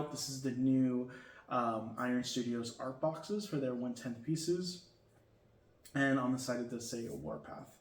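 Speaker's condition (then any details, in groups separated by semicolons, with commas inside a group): No condition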